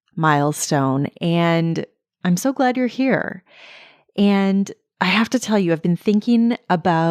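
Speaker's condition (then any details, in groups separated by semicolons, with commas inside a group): No condition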